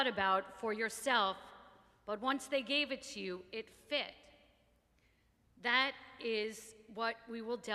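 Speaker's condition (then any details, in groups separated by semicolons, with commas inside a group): No condition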